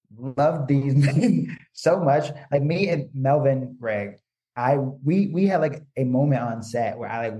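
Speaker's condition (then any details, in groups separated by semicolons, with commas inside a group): Stutter; childhood-onset stutter, speech therapy from early childhood, once unable to talk, rejected therapy by high school; largely concealed with perfected tools, listeners unaware of stutter; sometimes literally cannot say words, plans speech intentionally, mentally checks things before speaking; repeated words, prolonged sounds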